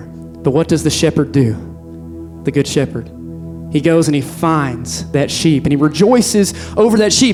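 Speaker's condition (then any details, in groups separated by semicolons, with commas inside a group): No condition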